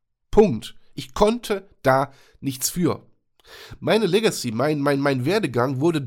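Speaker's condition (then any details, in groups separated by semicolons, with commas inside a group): No condition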